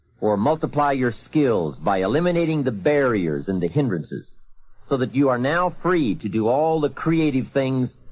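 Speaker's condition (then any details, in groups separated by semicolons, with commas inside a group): No condition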